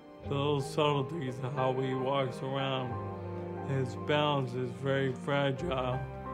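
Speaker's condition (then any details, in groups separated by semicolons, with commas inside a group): ALS; feeding tube, speaks through an aid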